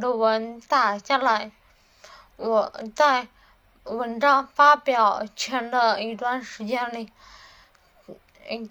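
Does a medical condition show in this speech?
Yes: cerebellar atrophy, hereditary; familial, mother, uncle and aunt died of it, untreatable, slurred speech first, then weak hands, no medication, about ten years given; cannot hold pen, cannot manage stairs or go out alone since COVID, falls; muffled articulation, tongue not nimble, listeners struggle to understand.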